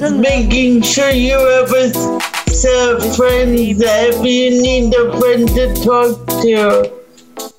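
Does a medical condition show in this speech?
Yes: cerebral palsy; spastic quadriplegia, mainly affects legs, spastic fibers in most muscles throughout body, not overpowering; 41 years old; neck muscles still coordinate for speech, can still speak.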